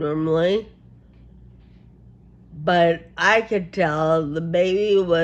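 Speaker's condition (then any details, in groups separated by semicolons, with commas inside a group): Friedreich ataxia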